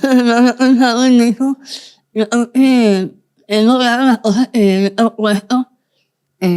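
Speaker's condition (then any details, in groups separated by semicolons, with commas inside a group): Moebius syndrome, congenital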